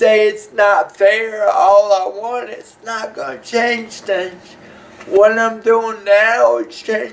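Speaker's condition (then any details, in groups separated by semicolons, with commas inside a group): Cerebral palsy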